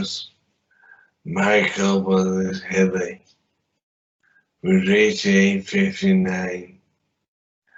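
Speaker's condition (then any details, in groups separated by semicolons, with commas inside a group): Traumatic brain injury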